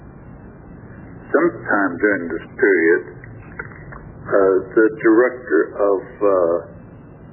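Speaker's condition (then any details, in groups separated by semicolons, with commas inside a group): Stroke affecting throat muscles; last small stroke affected throat muscles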